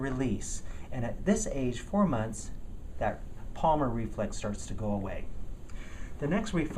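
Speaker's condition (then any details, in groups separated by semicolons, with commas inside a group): No condition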